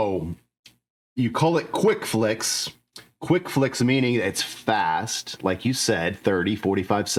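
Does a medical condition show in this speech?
No.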